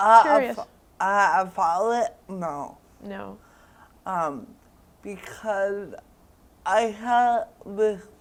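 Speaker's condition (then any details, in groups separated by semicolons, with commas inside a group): Cerebral palsy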